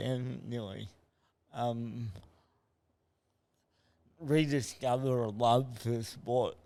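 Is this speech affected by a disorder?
Yes: cerebral palsy.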